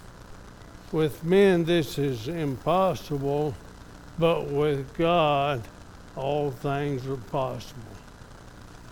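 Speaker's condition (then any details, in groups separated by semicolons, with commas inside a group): ALS; diagnosed 2.5 months ago, more physically limited than a year ago, progressing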